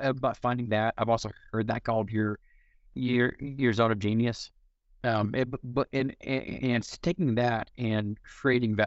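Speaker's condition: Stuttering; disfluencies may sound like audio buffering; repeated sounds, prolonged sounds

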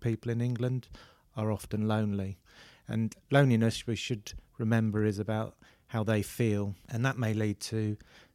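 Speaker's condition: No condition

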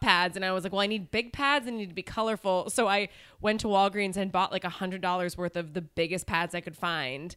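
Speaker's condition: No condition

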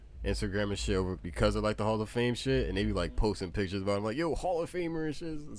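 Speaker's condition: No condition

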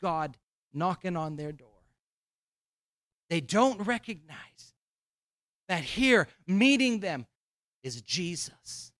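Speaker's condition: No condition

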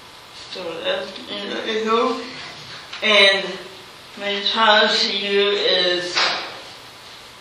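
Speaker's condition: Cerebral palsy

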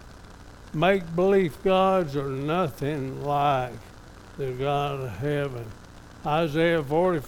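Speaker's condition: ALS; diagnosed 2.5 months ago, more physically limited than a year ago, progressing

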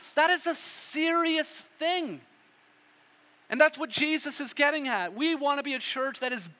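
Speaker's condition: No condition

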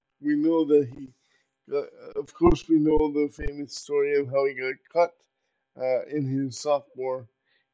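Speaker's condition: Cerebral palsy; very little fine motor skill

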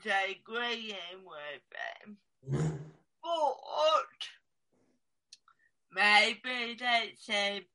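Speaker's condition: Cerebral palsy; fell on stage at Royal Albert Hall

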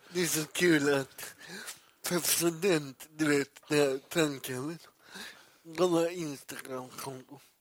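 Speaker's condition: Cerebral palsy; legs move involuntarily

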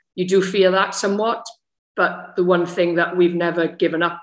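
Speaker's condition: No condition

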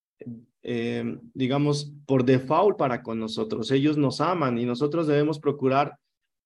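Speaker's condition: No condition

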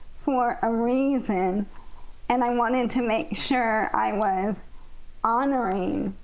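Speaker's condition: ALS; used amplifier much of the time to be heard

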